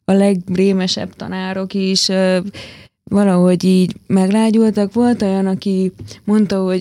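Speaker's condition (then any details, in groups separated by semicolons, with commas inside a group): Hearing loss, hard of hearing, hearing aids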